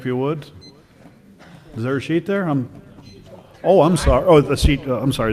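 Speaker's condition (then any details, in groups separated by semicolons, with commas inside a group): No condition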